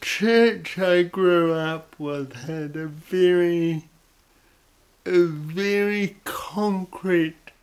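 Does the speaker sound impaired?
Yes: cerebral palsy; odd sort of voice.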